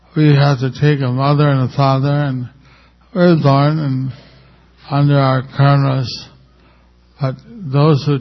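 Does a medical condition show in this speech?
Yes: stroke with facial paralysis; speaks a little slowly because of facial paralysis.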